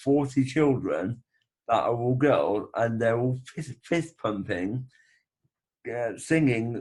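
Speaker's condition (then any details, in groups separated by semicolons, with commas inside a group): Brain bleed with facial paralysis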